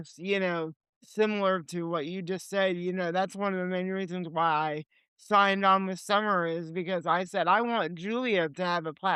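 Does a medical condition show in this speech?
Yes: cerebral palsy; limited mobility, legs.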